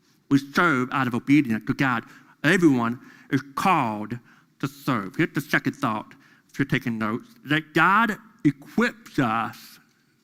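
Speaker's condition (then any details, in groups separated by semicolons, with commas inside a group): Deafness; deaf during school years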